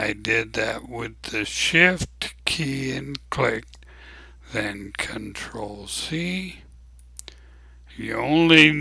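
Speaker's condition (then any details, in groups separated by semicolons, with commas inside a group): ALS; abnormally slow voice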